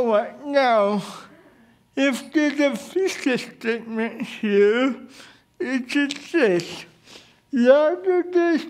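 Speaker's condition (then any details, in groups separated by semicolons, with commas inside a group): Cerebral palsy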